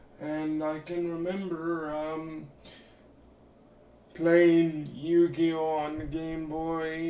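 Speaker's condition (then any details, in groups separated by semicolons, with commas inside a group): Cerebral palsy; limbs affected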